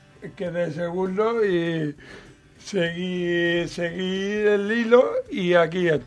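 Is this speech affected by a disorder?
Yes: cerebral palsy, mild.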